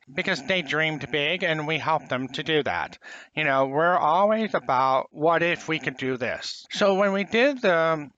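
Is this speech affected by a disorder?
Yes: profound hearing loss, congenital; late language development, learned to talk.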